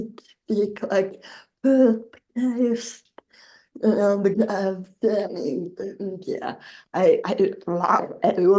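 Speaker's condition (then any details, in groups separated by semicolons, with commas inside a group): Generalized dystonia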